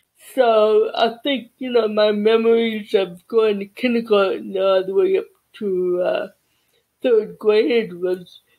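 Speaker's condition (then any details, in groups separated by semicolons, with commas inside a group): Cerebral palsy; from birth; childhood speech therapy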